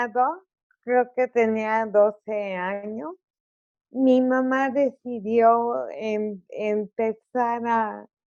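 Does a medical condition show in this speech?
Yes: cerebral palsy; articulation affected.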